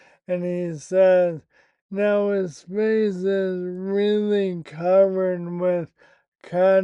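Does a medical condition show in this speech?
Yes: primary lateral sclerosis.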